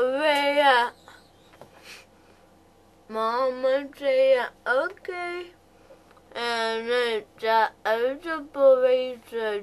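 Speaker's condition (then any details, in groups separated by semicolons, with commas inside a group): Cerebral palsy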